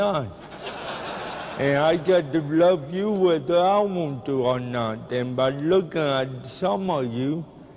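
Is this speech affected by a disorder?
Yes: cerebral palsy; speech hard to understand.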